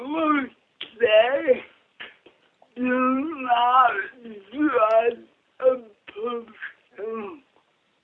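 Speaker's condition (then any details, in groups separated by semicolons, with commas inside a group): Cerebral palsy; speech hard for others to understand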